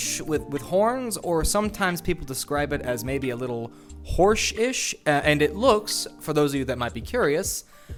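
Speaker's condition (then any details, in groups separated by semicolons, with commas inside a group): No condition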